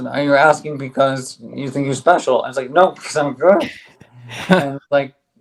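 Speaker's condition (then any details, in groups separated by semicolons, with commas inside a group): ALS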